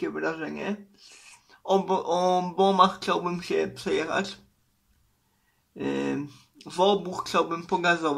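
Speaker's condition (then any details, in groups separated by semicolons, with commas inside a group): Cerebral palsy; uses wheelchair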